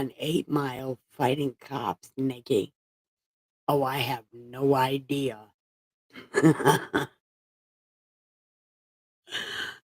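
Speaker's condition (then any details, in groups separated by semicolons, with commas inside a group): Brain injury; about 10 years after injury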